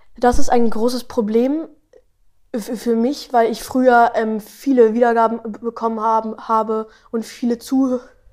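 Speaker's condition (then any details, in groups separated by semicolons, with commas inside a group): Stuttering; none when singing with melody, present when rapping without melody; age 12, stuttering a lot in this conversation; stutters often, less in podcast flow or on liked topics, often speaks fast, better slower; repeated words, prolonged sounds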